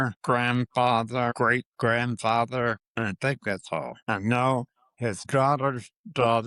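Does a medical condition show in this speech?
Yes: Parkinson's disease.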